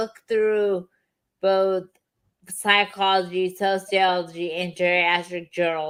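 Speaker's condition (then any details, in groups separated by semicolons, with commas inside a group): Chronic lyme disease; voice and speech unclear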